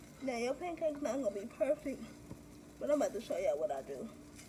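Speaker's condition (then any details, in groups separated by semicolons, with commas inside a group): Cerebral palsy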